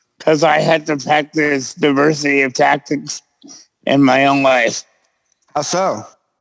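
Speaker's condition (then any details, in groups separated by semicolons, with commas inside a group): Cerebral palsy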